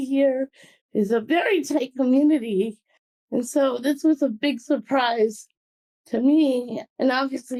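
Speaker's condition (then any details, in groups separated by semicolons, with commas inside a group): Cerebral palsy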